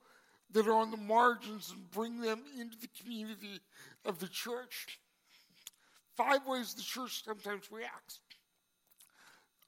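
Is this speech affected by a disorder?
Yes: cerebral palsy; congenital.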